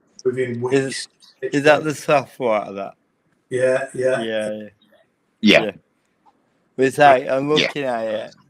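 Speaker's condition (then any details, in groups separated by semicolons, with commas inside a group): Cerebral palsy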